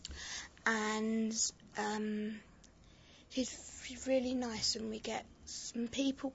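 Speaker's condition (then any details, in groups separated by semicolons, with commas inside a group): Stammer; childhood stammer; repeated sounds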